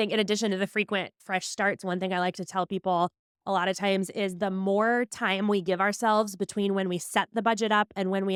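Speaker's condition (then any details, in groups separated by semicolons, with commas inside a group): No condition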